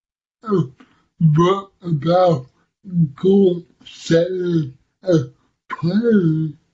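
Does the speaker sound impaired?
Yes: cerebral palsy; affects muscle movement, intellect unaffected; audiences initially unsure they can understand speech, speech described as hard to understand.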